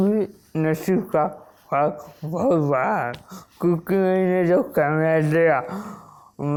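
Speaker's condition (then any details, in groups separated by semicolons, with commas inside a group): Wilson's disease; onset at age 16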